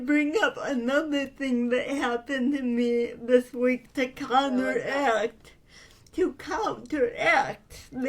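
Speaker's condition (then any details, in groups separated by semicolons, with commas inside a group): Cerebral palsy; fine motor difficulty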